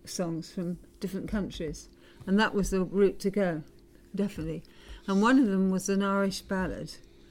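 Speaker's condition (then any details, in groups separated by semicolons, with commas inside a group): Parkinson's disease; about 15 years since diagnosis, pump prevents seizing up on stage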